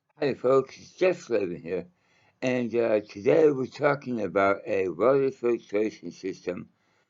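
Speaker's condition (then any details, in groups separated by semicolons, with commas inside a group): Mouth cancer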